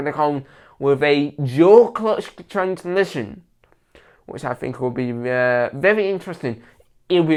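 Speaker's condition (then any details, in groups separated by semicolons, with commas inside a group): Cerebral palsy with stammer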